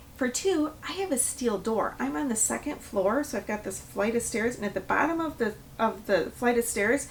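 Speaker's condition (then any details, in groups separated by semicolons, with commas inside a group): No condition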